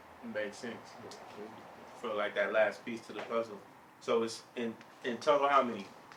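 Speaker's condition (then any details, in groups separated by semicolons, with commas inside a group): No condition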